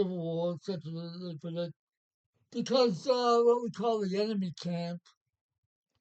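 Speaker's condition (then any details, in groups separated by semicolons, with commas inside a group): Parkinson's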